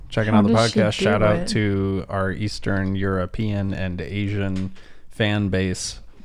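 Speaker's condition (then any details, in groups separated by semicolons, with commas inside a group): No condition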